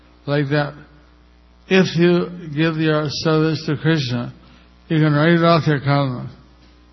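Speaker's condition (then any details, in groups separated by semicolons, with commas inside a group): Stroke with facial paralysis; stroke a little over a year ago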